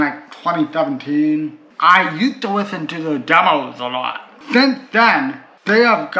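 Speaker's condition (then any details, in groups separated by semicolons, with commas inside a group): Cerebral palsy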